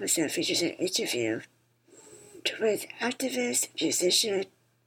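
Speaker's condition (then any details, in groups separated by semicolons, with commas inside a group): Spinal muscular atrophy; lung function declining from weakening diaphragm muscles, ventilator needed to breathe; wears ventilator while recording podcast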